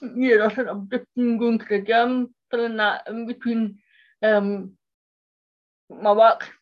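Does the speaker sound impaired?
Yes: cerebral palsy; speech impairment.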